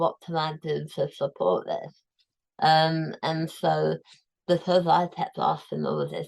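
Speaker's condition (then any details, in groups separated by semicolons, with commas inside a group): Tongue cancer, tongue removed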